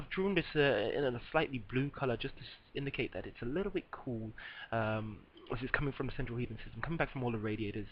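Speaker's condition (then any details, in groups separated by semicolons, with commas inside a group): No condition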